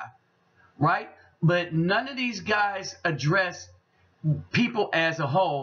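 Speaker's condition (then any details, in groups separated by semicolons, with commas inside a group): No condition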